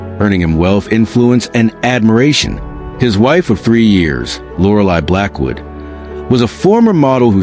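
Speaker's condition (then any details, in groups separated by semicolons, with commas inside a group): No condition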